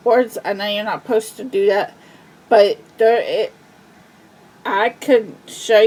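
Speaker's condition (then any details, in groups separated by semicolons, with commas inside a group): Cerebral palsy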